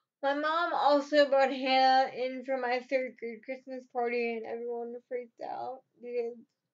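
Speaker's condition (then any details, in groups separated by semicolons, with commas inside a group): Cerebral palsy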